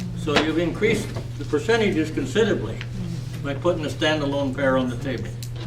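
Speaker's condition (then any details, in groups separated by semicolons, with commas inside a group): No condition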